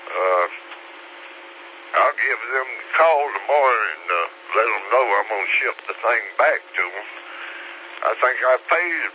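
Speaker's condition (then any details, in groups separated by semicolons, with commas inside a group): Slurred speech; takes 17 different medications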